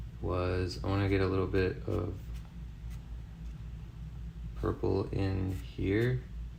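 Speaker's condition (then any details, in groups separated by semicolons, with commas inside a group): No condition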